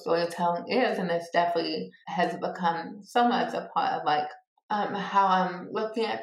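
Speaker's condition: Cerebral palsy; speech impediment

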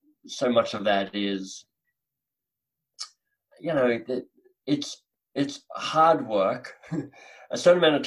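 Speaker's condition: Cleft lip and palate, mild; congenital cleft lip and palate

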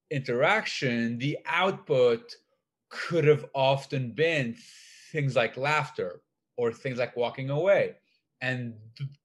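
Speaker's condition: Stutter; stutter from birth, neurological, severe growing up in Lebanon, avoided speaking; still stutters, breathing technique to control stutter, Toastmasters, speaking practice with strangers; blocking, getting stuck on words for long periods, worse in some periods; prolonged sounds, blocks

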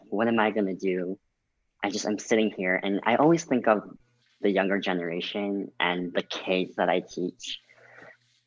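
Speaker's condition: Cleft lip and palate

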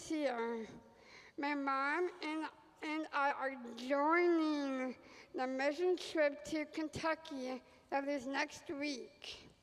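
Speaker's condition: Down syndrome; congenital, diagnosed before birth, born month early, intestinal surgery hours after birth, 17 days neonatal hospital; difficulty with speech development in childhood, used basic signs, early physical therapy to strengthen muscles

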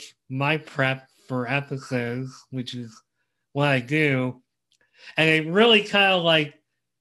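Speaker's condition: Cleft lip and palate; congenital

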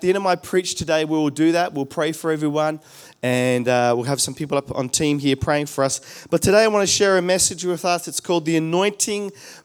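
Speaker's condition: No condition

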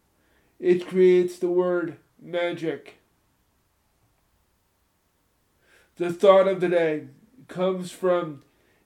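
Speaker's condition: Spastic cerebral palsy, moderate

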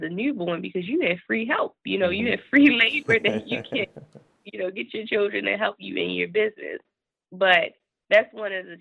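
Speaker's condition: No condition

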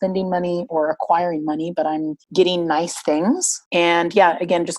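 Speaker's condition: No condition

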